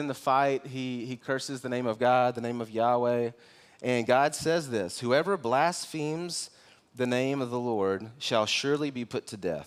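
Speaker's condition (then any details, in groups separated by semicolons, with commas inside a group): No condition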